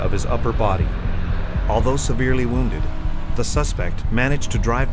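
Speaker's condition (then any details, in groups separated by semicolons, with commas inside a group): No condition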